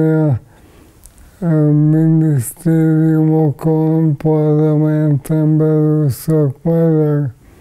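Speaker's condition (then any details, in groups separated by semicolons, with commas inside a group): ALS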